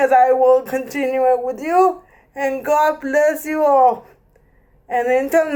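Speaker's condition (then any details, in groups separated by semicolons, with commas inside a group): Cerebral palsy; present from birth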